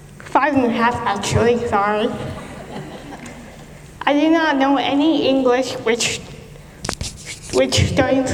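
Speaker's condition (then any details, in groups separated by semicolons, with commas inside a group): Cerebral palsy; affects muscles, coordination, speech, right hand, childhood apraxia of speech; diagnosed at 10 months, 14 years physical, occupational, speech therapy; apraxia, works on loudness, speed, repetition, speech sounds different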